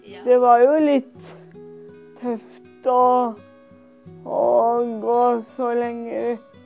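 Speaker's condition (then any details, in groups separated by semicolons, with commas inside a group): Cerebral palsy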